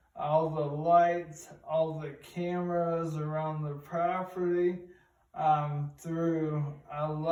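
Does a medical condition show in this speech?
Yes: ALS; past early stages, needs lift chair, eye-gaze device; starting to lose voice.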